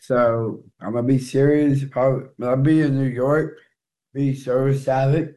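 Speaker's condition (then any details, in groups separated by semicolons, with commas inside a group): Down syndrome; congenital, 14-year-old boy, may pick things up more slowly per father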